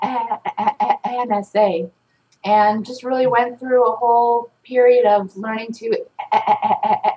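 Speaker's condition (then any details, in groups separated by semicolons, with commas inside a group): Stuttering; onset age 3 or 4, therapy before school, mild elementary, severe high school, formerly covert; accepts stuttering, refuses avoidance techniques, support groups since early 20s, NSA conferences; blocks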